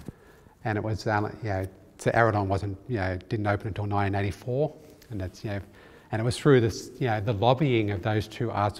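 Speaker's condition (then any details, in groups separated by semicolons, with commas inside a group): No condition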